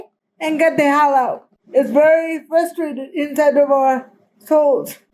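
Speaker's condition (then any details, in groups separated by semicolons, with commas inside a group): Cerebral palsy; present from birth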